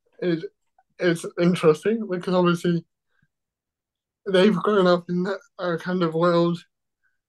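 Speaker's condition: Cerebral palsy

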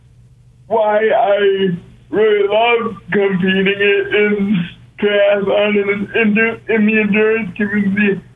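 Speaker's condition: Cerebral palsy; walking requires focus on every aspect, including breathing and hand placement

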